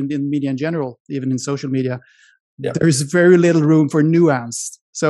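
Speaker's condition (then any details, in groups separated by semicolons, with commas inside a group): No condition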